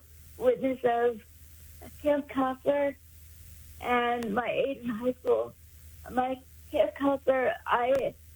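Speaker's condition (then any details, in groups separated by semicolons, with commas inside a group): Cerebral palsy; congenital, born about 3 months early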